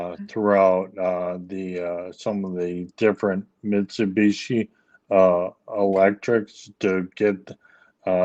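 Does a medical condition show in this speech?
Yes: ALS; speech issues.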